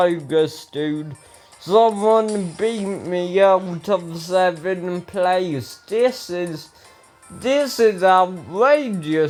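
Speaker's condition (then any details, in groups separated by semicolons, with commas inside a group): Ataxia; speech recently worse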